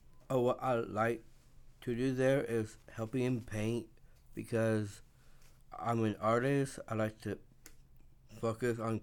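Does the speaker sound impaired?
Yes: Down syndrome; present from birth, extra chromosome.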